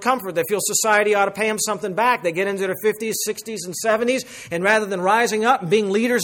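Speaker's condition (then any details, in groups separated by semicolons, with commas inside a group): No condition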